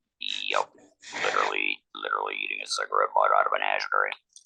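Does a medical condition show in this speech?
Yes: laryngectomy, electrolarynx.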